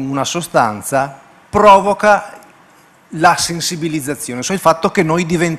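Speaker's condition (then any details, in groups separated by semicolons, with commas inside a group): No condition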